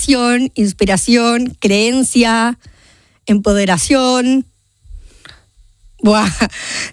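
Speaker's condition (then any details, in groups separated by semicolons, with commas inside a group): Down syndrome; genetic, from birth; age 30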